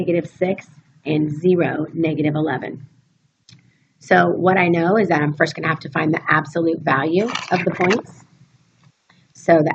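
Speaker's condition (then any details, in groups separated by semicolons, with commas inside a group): No condition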